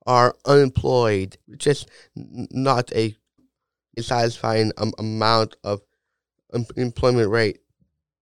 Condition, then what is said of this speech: Down syndrome. I just I have a natural gift in talking.